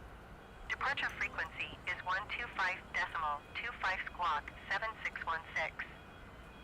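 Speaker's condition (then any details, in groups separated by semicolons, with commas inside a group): No condition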